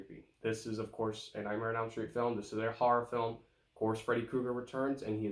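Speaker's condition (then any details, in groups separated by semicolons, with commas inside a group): No condition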